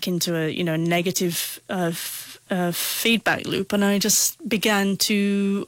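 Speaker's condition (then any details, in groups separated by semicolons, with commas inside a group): Stammer; onset around starting school, still present at age 14; ongoing into adulthood, still stutters; difficulty getting some words out, trouble asking for things in shops; blocks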